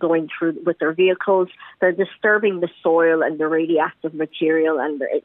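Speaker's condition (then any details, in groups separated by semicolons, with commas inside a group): Cleft palate; congenital cleft palate, Belarus, Chernobyl radiation, genetic disorders, leg problems, affected walking and eating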